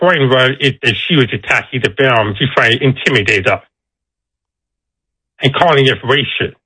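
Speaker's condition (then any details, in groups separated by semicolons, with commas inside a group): Deafness; deaf accent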